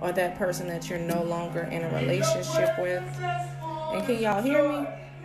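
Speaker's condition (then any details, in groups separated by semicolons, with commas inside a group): No condition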